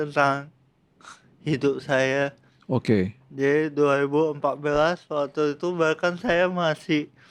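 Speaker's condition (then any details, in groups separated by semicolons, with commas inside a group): Cerebral palsy; from birth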